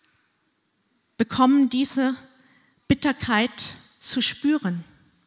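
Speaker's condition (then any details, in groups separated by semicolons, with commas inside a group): No condition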